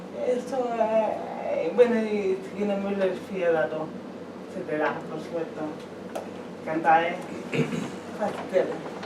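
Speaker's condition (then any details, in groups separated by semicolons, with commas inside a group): Cerebral palsy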